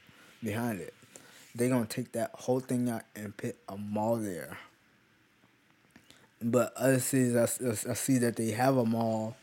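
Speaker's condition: Stutter; frequent stutter, described as a disability; stutters a lot, no stuttering while role-playing; repeated sounds

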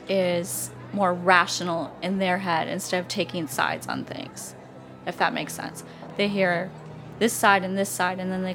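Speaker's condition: No condition

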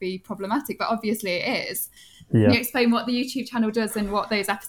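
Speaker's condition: No condition

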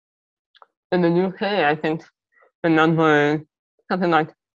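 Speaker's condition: Muscular dystrophy; spontaneous mutation, not inherited, present from birth, power wheelchair user, hard of hearing, needs captions; mild speech impairment

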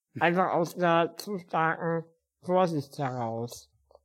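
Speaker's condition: Spinal muscular atrophy; physical disability

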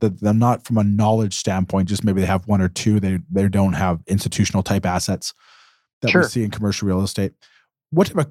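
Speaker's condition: No condition

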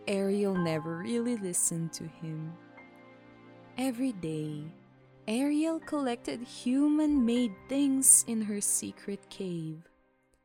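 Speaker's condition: No condition

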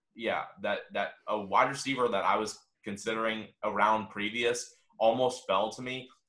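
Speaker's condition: No condition

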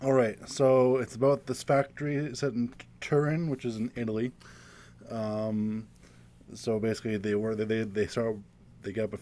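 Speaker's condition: No condition

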